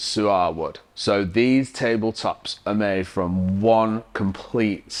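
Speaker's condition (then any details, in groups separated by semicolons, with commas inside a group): No condition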